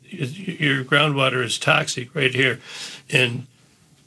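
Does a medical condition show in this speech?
Yes: Parkinson's disease; first symptom hand cramping, diagnosed about 11 years ago, progressive; drooling stage, does regular exercise.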